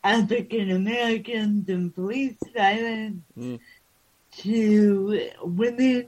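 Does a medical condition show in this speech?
Yes: cerebral palsy.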